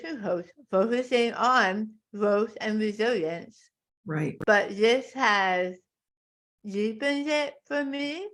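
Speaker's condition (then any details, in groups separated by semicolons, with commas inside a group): Tongue cancer; stage four tongue carcinoma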